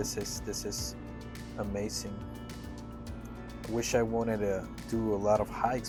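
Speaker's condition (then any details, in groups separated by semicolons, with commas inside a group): No condition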